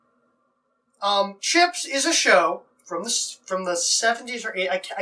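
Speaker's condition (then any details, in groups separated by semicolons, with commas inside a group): No condition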